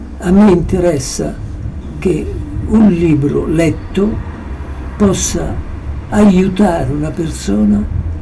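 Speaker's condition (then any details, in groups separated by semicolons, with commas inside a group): Parkinson's disease; approaching final stage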